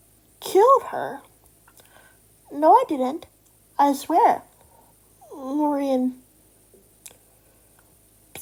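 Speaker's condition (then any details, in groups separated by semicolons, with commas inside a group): Cerebral palsy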